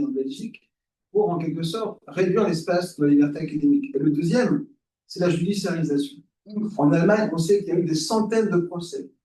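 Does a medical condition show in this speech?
No.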